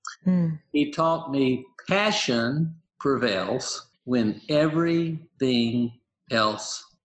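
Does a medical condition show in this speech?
Yes: aphasia, apraxia, dysarthria after stroke; motor apraxia, dysarthria from stroke, lost reading and writing, doctors said would never talk; initially mute, plans each sentence, interruption loses it, mistaken for drunk, carries aphasia card.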